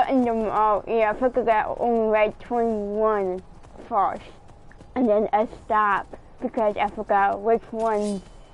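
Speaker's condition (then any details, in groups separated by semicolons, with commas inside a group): Cerebral palsy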